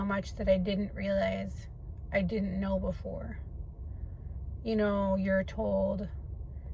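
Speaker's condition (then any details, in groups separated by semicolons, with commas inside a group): No condition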